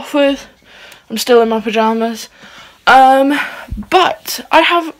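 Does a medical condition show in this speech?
No.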